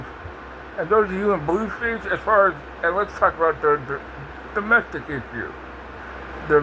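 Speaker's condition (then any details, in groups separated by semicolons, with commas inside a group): Parkinson's; speech impediment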